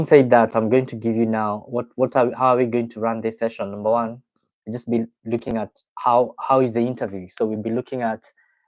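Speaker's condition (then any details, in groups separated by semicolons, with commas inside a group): No condition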